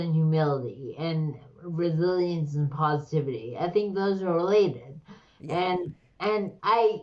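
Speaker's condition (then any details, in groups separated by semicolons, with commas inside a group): Slurred speech; slurred, stroke-like speech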